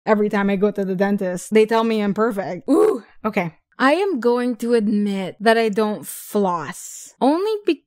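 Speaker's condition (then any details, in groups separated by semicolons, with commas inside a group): No condition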